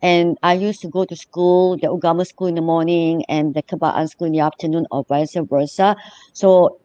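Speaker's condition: Cleft lip and palate

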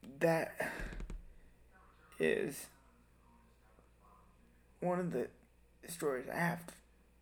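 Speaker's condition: Cerebral palsy; spastic quadriplegia cerebral palsy, body very spastic and tight, daily wheelchair use, cannot stand long unassisted; breathes on own without any support, eats and feeds self

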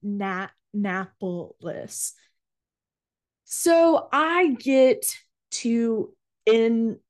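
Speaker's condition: Stuttering; fear of speaking in front of groups, school accommodations for presenting projects, found national stuttering association; stumbles on own name, now stutters freely without guarding speech; repeated sounds, prolonged sounds

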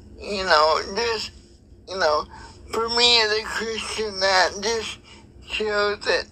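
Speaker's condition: Cerebral palsy; book reports done orally

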